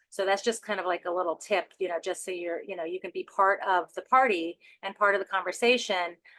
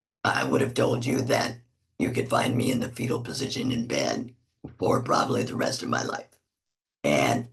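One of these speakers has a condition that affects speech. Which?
The second: laryngectomy; voice box removed, radiation damage, tracheal neck stoma; laryngectomy nearly nine years ago, 28-year cancer survivor; radiation-damaged vocal cords and lungs, slow swallowing, cannot eat and talk.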